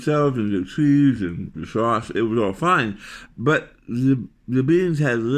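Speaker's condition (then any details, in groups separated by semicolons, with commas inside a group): Tongue cancer surgery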